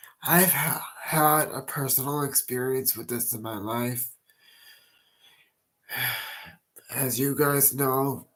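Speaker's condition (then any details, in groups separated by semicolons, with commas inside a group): Cerebral palsy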